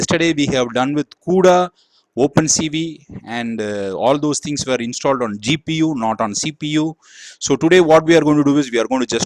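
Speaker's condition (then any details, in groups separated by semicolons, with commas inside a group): No condition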